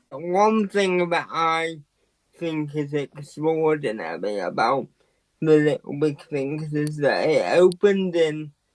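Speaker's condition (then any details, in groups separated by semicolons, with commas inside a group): Quadriplegic cerebral palsy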